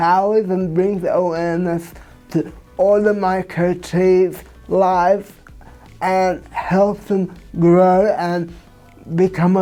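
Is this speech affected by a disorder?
Yes: cerebral palsy; from birth.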